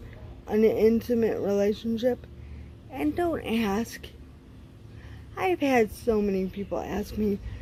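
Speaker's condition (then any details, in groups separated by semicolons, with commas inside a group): Cerebral palsy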